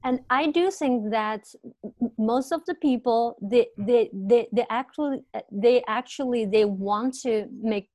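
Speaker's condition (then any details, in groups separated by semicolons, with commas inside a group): Stuttering; stuttering throughout life, still struggling with it; easier to understand than some non-stuttering Chinese speakers, knows exactly what to say but cannot say it normally; repeated words, prolonged sounds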